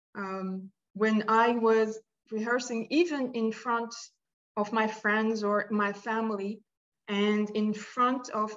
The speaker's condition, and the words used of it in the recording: Stuttering. But I see a big difference from where I was, I would say, 10 years ago and where I am right now.